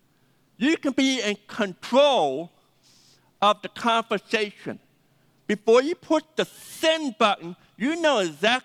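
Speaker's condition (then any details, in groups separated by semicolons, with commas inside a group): Deafness; needs names repeated several times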